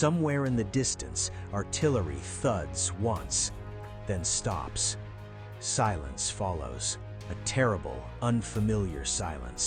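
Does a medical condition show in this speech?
No.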